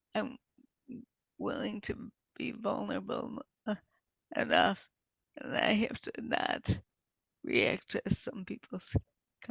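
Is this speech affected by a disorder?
Yes: multiple sclerosis.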